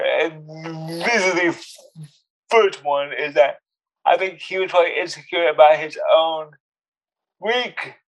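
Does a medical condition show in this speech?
Yes: cerebral palsy; cerebral palsy since birth.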